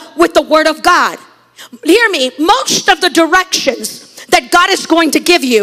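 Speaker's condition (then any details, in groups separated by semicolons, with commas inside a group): No condition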